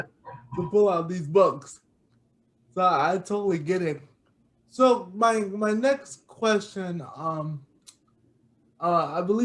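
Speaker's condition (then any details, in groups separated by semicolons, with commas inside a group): Cerebral palsy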